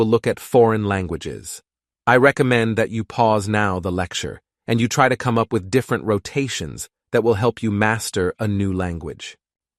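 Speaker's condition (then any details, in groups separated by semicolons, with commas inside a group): No condition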